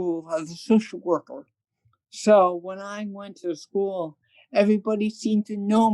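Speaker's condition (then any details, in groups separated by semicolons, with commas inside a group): Cerebral palsy; present from birth, hearing loss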